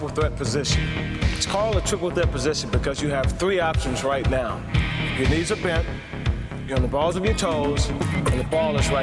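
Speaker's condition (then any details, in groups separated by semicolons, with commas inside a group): No condition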